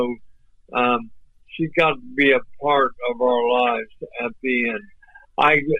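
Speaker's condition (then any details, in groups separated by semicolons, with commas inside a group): ALS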